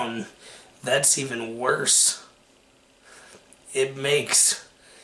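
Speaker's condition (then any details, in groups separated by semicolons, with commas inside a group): Cerebral palsy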